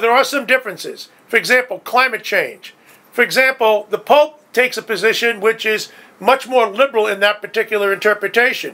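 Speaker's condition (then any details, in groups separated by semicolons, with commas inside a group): No condition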